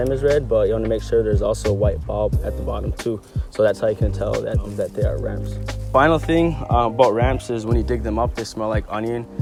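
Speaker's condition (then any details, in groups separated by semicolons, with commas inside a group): No condition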